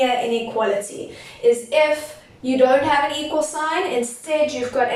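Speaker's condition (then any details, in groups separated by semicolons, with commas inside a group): No condition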